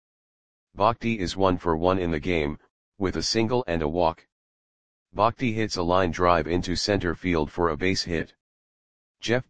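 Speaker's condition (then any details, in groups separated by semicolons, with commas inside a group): No condition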